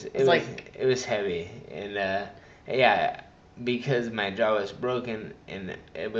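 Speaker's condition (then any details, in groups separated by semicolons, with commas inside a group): Traumatic brain injury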